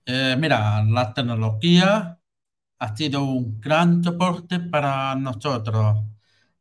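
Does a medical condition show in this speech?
Yes: hearing loss with cochlear implant; congenital hearing loss, cochlea dead, cochlear implant surgery, implant electrically stimulates cochlea.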